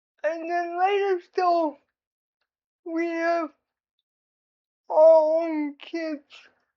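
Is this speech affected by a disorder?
Yes: cerebral palsy.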